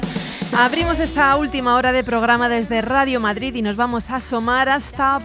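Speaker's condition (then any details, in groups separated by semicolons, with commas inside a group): No condition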